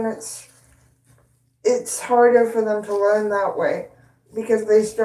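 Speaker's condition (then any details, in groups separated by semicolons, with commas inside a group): Cerebral palsy; both hands affected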